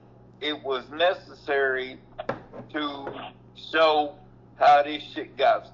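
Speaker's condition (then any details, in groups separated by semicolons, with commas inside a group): Cerebral palsy; mobility affected, previously off feet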